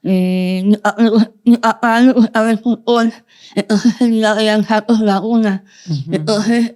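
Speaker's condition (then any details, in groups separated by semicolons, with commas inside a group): Moebius syndrome, congenital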